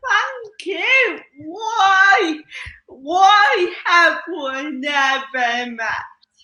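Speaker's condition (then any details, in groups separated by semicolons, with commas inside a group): Cerebral palsy; slow speech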